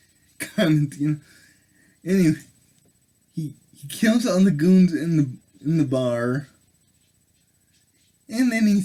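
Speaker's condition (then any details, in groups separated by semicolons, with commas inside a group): Cerebral palsy; affects all muscles; able to speak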